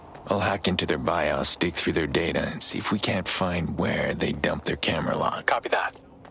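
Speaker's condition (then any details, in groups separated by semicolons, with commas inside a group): No condition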